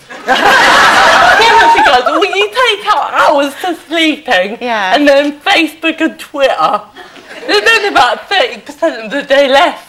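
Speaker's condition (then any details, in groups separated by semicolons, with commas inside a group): Cerebral palsy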